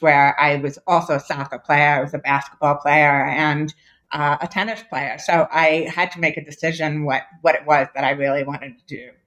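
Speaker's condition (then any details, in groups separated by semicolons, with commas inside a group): Deafness; permanently deaf without implants, two cochlear implants after esteem implant battery died after ten years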